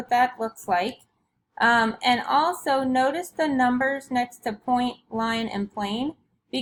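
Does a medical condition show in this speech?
No.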